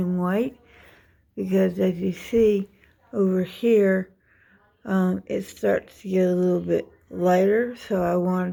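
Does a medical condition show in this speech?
Yes: dystonia; affects how speech sounds.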